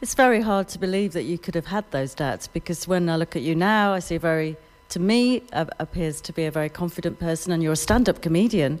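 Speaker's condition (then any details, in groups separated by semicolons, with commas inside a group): No condition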